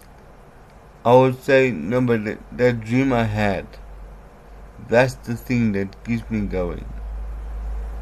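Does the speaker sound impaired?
Yes: cerebral palsy; some words unclear.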